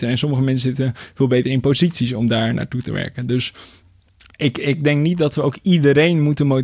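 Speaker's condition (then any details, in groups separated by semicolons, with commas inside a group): No condition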